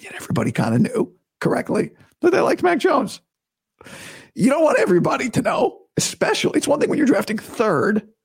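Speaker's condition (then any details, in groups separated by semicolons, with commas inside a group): Vocal cord surgery recovery; not yet back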